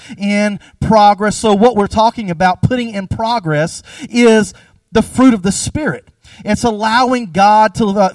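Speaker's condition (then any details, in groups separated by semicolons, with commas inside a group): No condition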